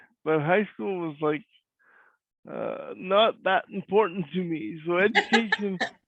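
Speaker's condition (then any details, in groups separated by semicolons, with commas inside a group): Cerebral palsy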